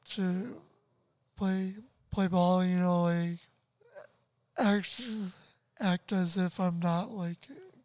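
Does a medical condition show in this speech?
Yes: tracheostomy, ventilator dependent; early cuff-up voicelessness.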